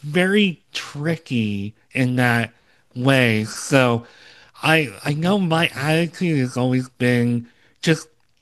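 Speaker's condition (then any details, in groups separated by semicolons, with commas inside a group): Cleft lip and palate, Opitz G/BBB syndrome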